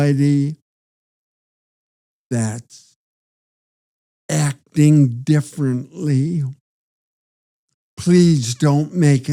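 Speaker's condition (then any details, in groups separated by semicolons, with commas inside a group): Parkinson's disease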